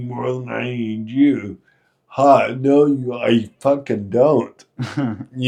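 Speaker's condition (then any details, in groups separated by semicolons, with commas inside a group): Friedreich's ataxia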